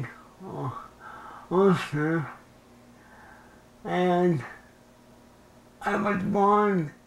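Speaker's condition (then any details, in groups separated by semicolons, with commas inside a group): ALS; about 15 years since diagnosis, severe muscle wasting, hospice, BiPAP; breathing diminished, needs oxygen or BiPAP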